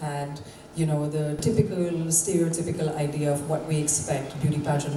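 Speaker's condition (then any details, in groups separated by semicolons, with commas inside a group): No condition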